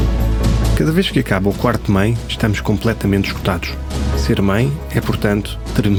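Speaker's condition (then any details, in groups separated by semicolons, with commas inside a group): No condition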